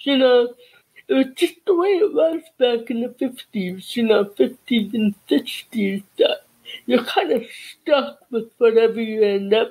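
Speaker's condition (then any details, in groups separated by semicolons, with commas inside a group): Cerebral palsy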